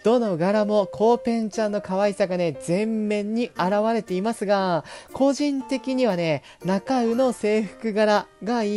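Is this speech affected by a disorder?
No.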